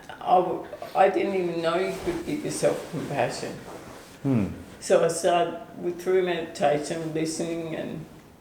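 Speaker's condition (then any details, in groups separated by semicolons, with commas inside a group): ALS/MND; onset foot drop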